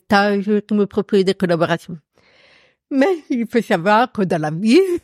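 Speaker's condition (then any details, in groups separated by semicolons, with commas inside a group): Profound congenital deafness; written transcription of meetings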